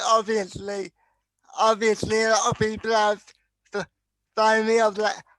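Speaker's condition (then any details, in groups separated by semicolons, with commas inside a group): Cerebral palsy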